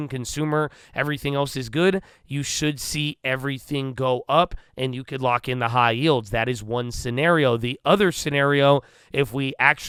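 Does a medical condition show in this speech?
No.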